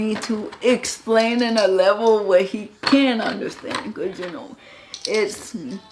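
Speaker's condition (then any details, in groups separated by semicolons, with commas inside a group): Cerebral palsy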